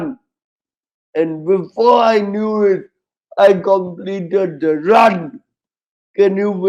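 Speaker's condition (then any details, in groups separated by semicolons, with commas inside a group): Cerebral palsy, severe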